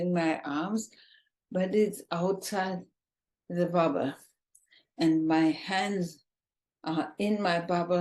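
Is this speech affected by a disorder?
Yes: ALS, bulbar form, bulbar onset.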